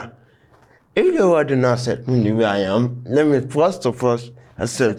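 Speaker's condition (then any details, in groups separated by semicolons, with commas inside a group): Cerebral palsy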